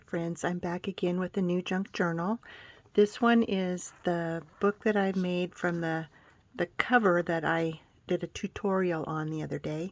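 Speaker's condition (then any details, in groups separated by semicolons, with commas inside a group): No condition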